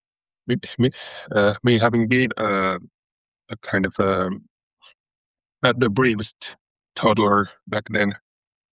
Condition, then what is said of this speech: Stuttering. Well, one thing is that some people can mistake it for... symptom of drug use.